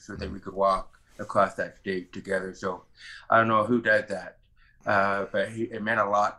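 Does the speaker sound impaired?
Yes: profound hearing loss; congenital severe to profound hearing loss, family history of deafness, diagnosed about age 2, hearing aids, years of speech therapy; learned to speak through hard effort, distinctive voice and accent.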